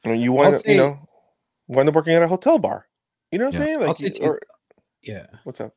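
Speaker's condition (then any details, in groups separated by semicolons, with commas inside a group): No condition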